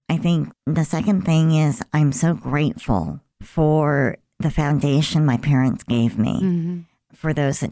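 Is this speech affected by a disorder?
Yes: cleft lip and palate; congenital, present since birth, about 50-some years ago.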